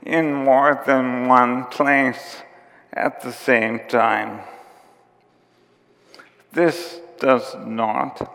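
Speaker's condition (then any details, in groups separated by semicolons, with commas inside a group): ALS; onset with tiredness and clumsiness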